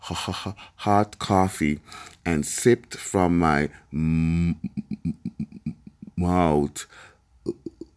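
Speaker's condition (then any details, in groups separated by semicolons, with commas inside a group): Stuttering; stuttered joke once misheard by listener as something ugly; repeated sounds, prolonged sounds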